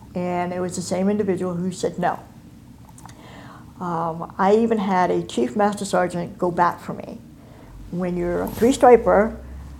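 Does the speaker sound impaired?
Yes: cleft palate and cleft lip; congenital.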